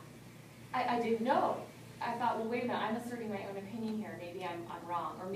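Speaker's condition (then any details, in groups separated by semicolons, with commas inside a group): No condition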